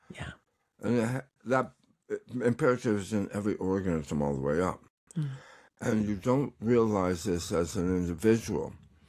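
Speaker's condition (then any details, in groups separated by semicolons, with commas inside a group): Tongue cancer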